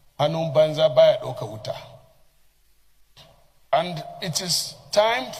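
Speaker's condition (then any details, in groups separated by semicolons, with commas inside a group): No condition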